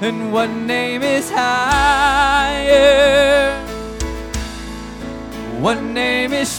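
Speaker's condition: No condition

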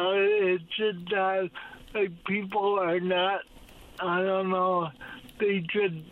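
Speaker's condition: Cerebral palsy; able to walk and run until a couple of years ago, mobility declined since; uses a scooter, cannot reach many restaurants or their bathrooms

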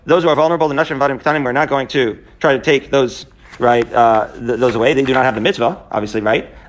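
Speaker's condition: No condition

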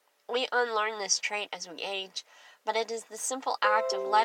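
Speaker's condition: Cleft lip and palate; clear speech

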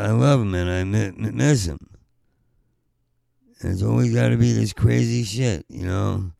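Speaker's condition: Parkinson's; exhausted

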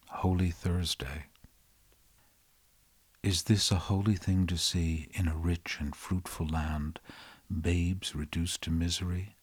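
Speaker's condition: No condition

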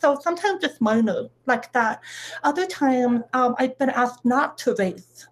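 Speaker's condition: Deafness; able to talk, speech therapy for most of life

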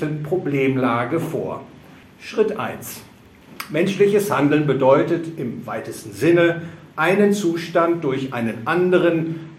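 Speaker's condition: No condition

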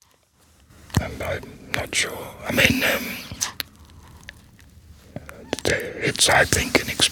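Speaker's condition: Laryngectomy, voice prosthesis; vocal cord cancer, throat cancer recurrence 8 years later, laryngectomy late 2016, second operation for spreading infection; very quiet, odd manner of speaking, fluent in paragraphs since start of speech therapy

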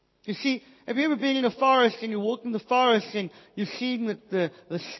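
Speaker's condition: Cleft palate, Pierre Robin syndrome; could not hear self preach

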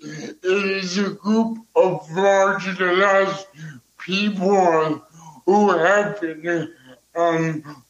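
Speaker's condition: Cerebral palsy

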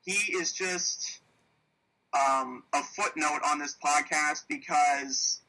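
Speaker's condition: No condition

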